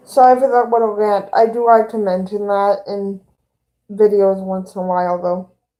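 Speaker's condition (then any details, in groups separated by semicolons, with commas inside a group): Cerebral palsy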